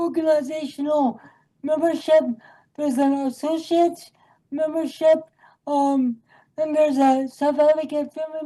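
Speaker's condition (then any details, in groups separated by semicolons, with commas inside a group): Cerebral palsy; from birth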